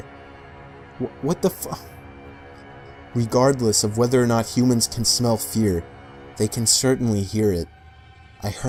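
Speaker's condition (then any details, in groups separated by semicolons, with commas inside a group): No condition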